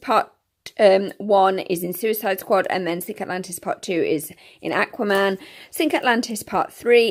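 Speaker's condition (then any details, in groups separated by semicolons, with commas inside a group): No condition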